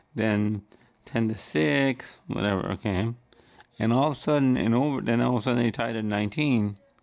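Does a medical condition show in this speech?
Yes: cerebral palsy; wheelchair user.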